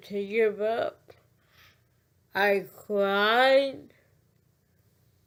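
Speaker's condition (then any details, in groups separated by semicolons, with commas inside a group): Cerebral palsy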